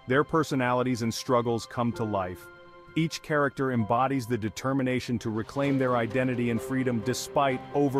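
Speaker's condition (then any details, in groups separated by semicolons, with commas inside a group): No condition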